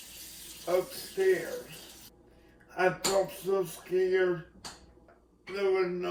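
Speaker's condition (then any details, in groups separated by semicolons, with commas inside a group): Cerebral palsy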